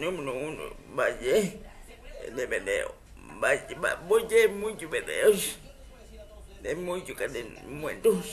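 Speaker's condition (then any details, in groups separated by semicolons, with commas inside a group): Cerebral palsy; speech affected by cerebral palsy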